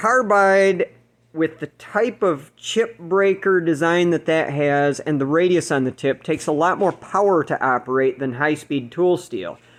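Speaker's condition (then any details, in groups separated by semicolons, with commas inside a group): No condition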